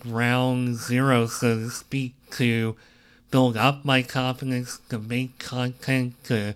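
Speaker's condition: Cleft lip and palate; congenital cleft lip and palate, present since birth

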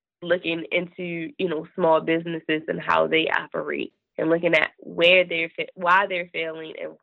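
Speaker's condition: No condition

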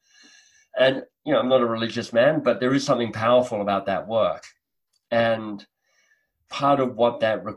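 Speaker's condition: Cleft lip and palate, mild

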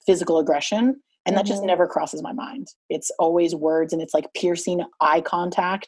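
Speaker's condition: No condition

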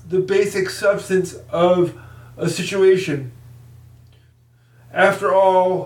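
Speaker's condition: Cerebral palsy; train

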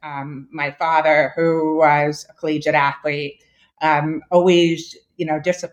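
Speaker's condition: Deafness; congenital moderate-severe hearing loss, diagnosed as toddler, hearing aids, lip reading, Esteem implant plus cochlear implant; two cochlear implants after Esteem battery died at 10 years, permanently deaf without them

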